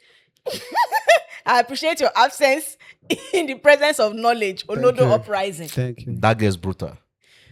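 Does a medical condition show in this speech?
No.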